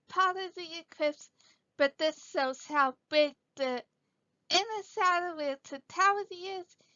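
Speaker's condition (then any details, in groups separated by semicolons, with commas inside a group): Cerebral palsy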